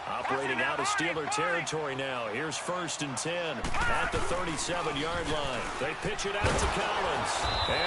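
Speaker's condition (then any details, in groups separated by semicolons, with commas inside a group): No condition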